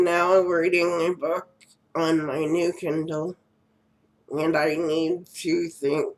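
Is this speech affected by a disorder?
Yes: cerebral palsy.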